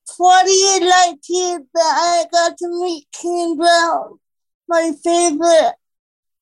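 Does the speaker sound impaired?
Yes: cerebral palsy; oxygen loss during emergency birth, Albany Medical Center, 2 pounds, diagnosed age 2, wheelchair from 4; 28 years old, about 26 years since diagnosis; some speech difficulty from oxygen loss.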